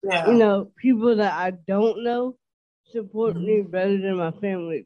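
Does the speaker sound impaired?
Yes: dysarthria; speech impediment.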